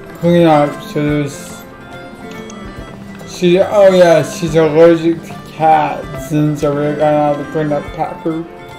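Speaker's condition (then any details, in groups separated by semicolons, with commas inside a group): Cerebral palsy; affects legs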